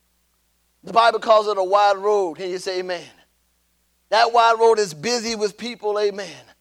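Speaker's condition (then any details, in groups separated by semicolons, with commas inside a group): No condition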